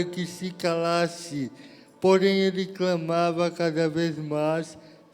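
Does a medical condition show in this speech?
Yes: cerebral palsy.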